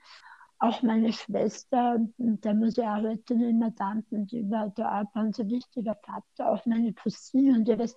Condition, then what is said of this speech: Tongue cancer surgery. Einer Sprachbehinderung mir gar nicht so einfach ist, ohne einem Gesicht dazu auch verstanden zu werden.